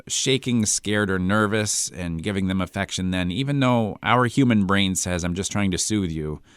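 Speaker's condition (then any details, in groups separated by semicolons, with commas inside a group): No condition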